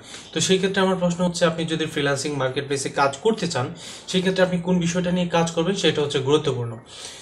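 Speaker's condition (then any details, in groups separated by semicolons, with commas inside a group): No condition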